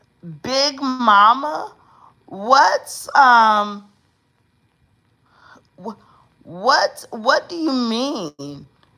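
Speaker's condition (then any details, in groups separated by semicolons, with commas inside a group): Cerebral palsy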